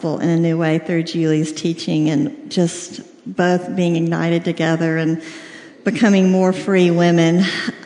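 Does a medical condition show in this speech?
Yes: cleft lip and palate, severe.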